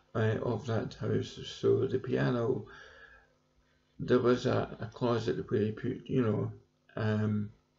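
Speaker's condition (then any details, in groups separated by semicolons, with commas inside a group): Cerebral palsy; present from birth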